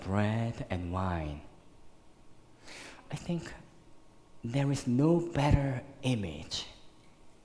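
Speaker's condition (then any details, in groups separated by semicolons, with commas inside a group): Cleft lip and palate, severe; congenital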